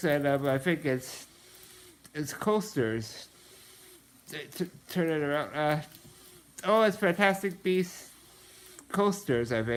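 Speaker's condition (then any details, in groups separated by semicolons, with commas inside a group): Muscular dystrophy, Duchenne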